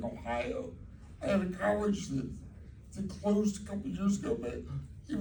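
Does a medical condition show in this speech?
Yes: cerebral palsy.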